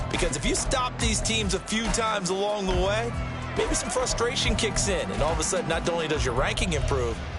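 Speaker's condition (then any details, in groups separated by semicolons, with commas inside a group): No condition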